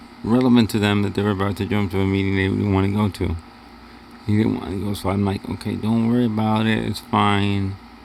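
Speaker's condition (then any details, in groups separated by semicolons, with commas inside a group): Cerebral palsy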